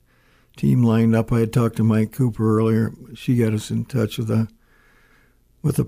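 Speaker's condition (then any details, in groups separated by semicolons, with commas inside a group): Parkinson's disease; stutters and stammers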